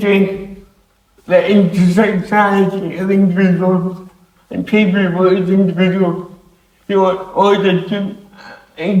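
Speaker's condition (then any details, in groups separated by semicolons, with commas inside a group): Cerebral palsy; affects hands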